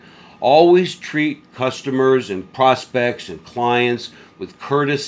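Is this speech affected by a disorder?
No.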